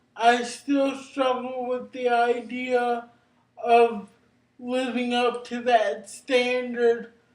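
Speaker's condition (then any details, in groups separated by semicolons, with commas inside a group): Cerebral palsy; brain injury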